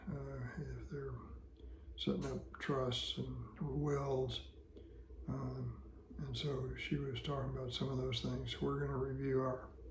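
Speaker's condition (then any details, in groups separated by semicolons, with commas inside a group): Parkinson's disease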